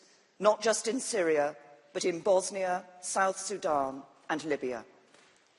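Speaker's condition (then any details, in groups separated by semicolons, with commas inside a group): No condition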